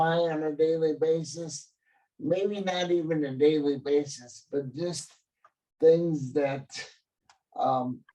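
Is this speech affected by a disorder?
Yes: cerebral palsy.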